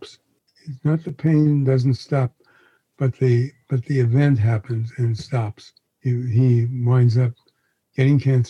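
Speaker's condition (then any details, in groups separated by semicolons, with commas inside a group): Parkinson's disease; confirmed by neurologist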